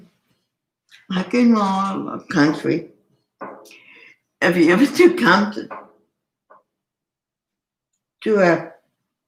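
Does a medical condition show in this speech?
Yes: cerebral palsy.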